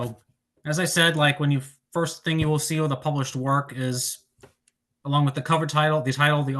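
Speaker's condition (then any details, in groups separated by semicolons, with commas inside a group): No condition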